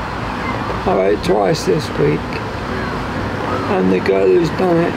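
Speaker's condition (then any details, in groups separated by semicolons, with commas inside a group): Motor neurone disease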